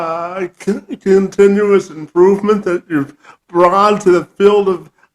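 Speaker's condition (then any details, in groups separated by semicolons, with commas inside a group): Cerebral palsy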